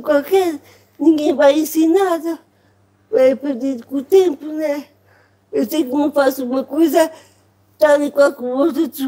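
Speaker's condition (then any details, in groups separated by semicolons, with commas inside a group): Cerebral palsy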